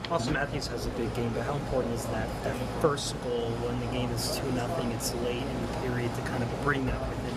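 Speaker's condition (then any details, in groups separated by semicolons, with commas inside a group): No condition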